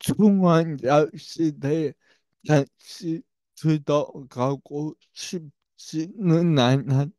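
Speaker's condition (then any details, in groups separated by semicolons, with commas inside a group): Brain lesion disability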